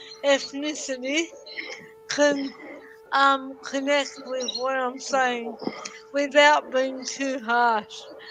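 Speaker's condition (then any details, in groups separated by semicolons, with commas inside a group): Cerebral palsy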